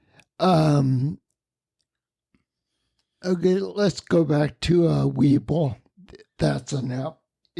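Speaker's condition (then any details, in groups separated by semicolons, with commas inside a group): Spinocerebellar ataxia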